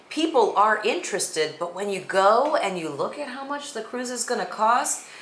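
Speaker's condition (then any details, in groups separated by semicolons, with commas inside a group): No condition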